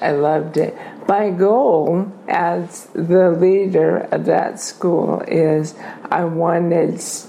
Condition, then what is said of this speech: ALS (motor neuron disease). So talking with half your tongue behind your back.